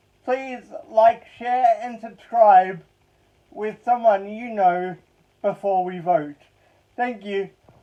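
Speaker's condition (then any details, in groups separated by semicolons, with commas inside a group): Cerebral palsy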